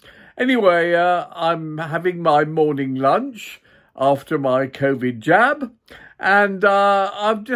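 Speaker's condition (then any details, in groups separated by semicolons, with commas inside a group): No condition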